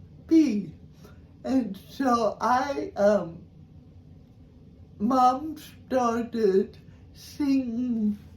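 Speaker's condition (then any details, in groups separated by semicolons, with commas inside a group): Cerebral palsy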